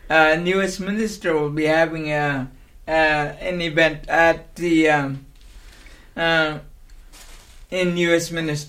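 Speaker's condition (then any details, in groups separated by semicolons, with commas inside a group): Cerebral palsy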